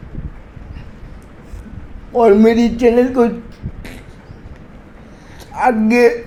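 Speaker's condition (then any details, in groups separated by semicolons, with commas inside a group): Cerebral palsy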